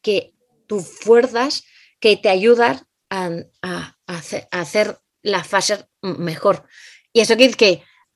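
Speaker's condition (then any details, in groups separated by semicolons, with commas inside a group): Aphasia after stroke; aphasia caused by stroke, hearing intact; about two to three years since stroke; cannot speak well, compares self to tourist at home, cannot write, reading affected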